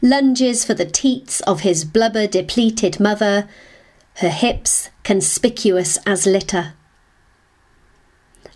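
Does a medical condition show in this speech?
No.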